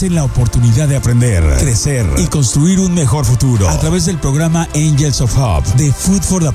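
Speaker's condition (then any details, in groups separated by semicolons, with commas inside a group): No condition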